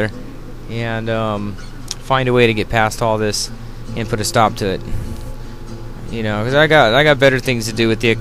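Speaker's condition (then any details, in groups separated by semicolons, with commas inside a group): No condition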